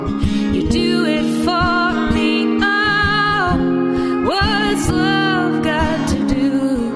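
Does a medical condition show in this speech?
No.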